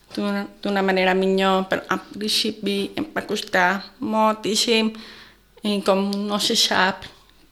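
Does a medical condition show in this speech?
Yes: deafness from birth, congenital; communicates by lip reading since always; intonation different from hearing speakers, may not be understood well, host finds speech understandable.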